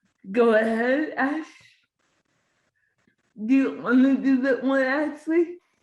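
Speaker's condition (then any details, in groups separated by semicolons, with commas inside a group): Cerebral palsy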